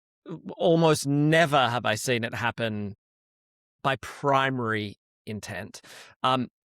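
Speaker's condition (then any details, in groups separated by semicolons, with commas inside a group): No condition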